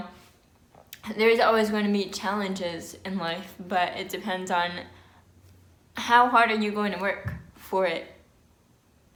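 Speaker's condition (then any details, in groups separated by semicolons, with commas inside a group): Cerebral palsy, mild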